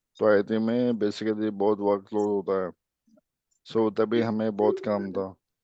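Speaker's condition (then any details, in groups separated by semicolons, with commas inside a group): ALS; speech improved a little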